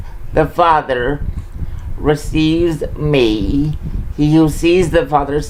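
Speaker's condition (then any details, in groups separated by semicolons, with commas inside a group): Cerebral palsy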